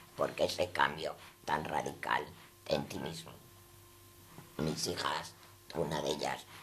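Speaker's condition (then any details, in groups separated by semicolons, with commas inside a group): Total laryngectomy; laryngeal cancer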